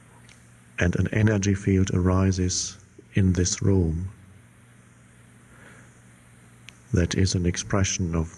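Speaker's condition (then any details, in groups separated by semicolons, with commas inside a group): No condition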